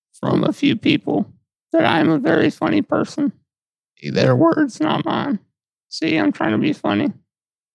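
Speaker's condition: Duchenne muscular dystrophy; wheelchair

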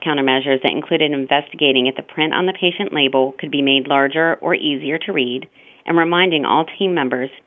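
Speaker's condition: No condition

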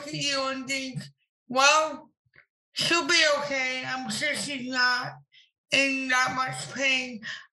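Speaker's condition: Cerebral palsy; since birth

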